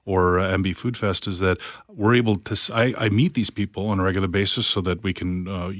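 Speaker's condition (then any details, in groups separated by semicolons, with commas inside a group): No condition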